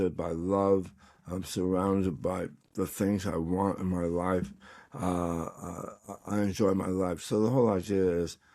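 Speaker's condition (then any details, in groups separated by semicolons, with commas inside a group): Tongue cancer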